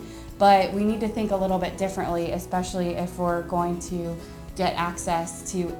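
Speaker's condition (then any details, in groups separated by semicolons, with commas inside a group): No condition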